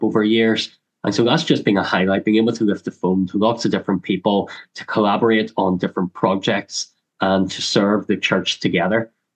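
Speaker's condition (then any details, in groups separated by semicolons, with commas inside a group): Cleft lip and palate; congenital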